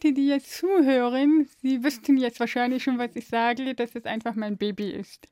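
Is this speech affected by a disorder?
Yes: deafness; deaf since birth, diagnosed by brainstem audiometry, suspected oxygen lack from cord around neck at birth; hearing aids worn in training, removed for deaf competitions, counts score aloud, uses hand signs; speaks very clearly, spoken language learned via early intervention, mother, Aachen deaf kindergarten, balloons.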